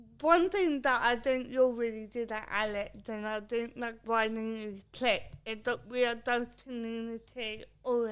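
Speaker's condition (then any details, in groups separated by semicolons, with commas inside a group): Cerebral palsy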